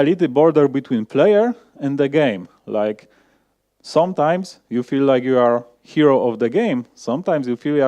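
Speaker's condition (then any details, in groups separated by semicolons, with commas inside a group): No condition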